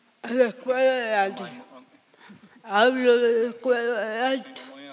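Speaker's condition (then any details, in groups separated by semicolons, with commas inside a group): Severe cerebral palsy; severe, from birth, seven years bedridden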